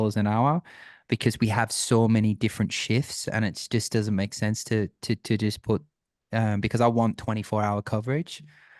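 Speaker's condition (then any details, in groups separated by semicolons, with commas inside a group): No condition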